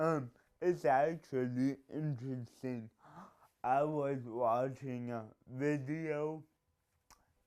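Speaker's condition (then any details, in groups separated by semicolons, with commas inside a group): Cerebral palsy; physical disabilities since young age; speech impediment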